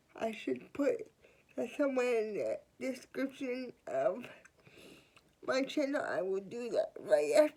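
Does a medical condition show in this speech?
Yes: cerebral palsy.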